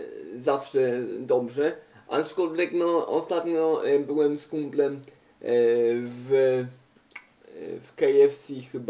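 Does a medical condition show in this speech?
Yes: cerebral palsy; uses wheelchair.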